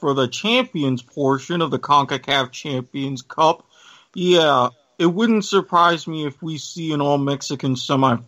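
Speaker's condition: No condition

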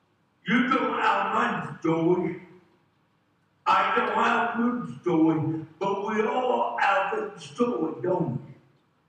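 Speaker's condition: Cerebral palsy; from birth

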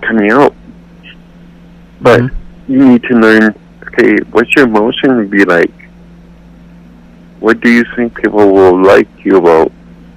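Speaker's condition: Cerebral palsy; accepts own voice

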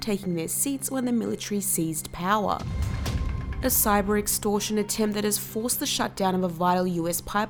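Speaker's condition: No condition

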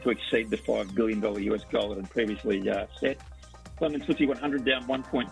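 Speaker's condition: No condition

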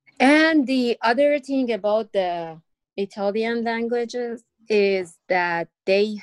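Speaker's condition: No condition

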